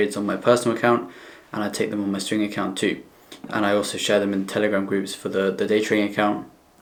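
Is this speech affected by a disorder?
No.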